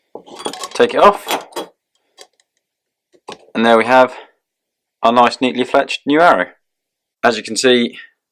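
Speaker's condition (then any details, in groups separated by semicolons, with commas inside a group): No condition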